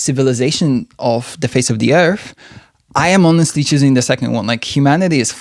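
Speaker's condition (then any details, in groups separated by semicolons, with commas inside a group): No condition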